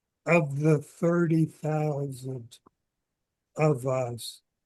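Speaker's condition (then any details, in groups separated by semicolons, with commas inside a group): ALS; seventh year of disease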